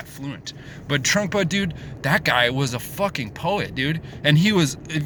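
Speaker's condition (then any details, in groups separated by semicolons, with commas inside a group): No condition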